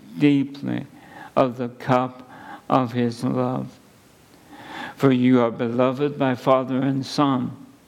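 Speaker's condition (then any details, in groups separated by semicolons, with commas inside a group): ALS; at least a couple of months since diagnosis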